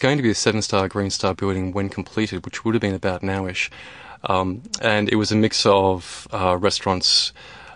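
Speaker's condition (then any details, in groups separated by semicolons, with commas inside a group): No condition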